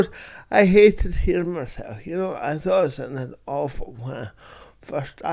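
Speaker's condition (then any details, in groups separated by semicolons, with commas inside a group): Cerebral palsy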